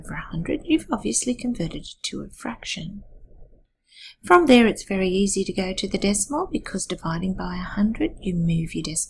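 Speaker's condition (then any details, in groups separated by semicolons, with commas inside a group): No condition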